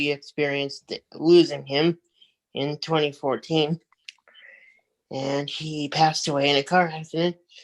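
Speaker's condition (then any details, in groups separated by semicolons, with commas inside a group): Cerebral palsy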